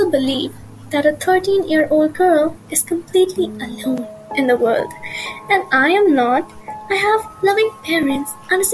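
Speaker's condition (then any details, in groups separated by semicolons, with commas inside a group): No condition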